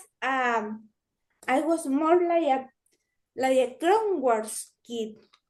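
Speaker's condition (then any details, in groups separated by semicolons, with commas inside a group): Cerebral palsy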